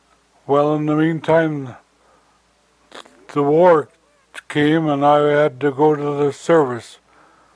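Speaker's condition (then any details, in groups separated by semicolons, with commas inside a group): Stroke; stroke at age 78, trembling hands, fell and broke hip, arterial aneurysm found on x-rays, surgery; convalescing at home after aneurysm surgery, could not walk for a while, even with walker; slurred speech after stroke, hard time finding words, shaky voice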